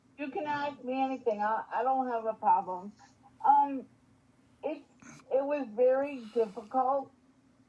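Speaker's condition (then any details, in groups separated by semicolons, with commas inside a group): Spastic quadriplegic cerebral palsy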